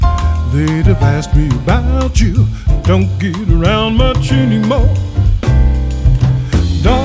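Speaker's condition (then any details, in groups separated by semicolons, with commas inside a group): No condition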